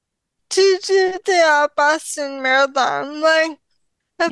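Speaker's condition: ALS; slower progression than expected

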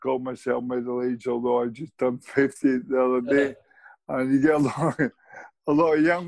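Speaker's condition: Motor neurone disease; still walks

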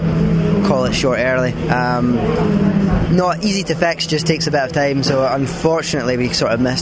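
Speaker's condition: No condition

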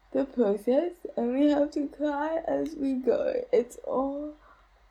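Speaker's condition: Cerebral palsy; voice may go down sometimes, slower to take breaths, limited lung capacity, energy and effort

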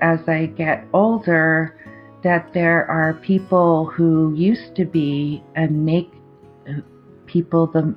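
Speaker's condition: Aphasia after stroke; choir singing lost with aphasia

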